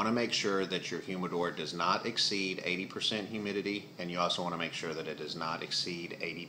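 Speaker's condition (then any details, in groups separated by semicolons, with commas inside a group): No condition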